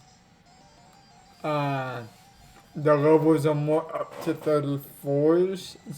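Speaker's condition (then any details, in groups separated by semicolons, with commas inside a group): Cerebral palsy; affects legs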